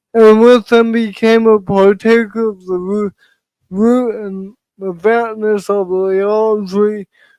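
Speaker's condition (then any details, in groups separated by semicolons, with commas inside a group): Cerebral palsy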